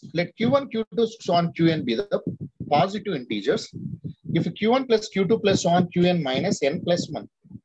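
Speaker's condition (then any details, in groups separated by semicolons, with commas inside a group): No condition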